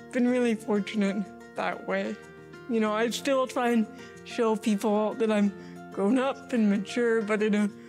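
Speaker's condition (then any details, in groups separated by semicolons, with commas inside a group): Cerebral palsy; some speech affected, childhood speech therapy, newborn breathing help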